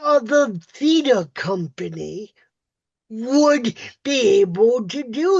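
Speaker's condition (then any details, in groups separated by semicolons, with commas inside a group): Cerebral palsy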